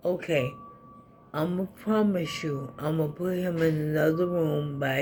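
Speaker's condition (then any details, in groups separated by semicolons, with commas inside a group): ALS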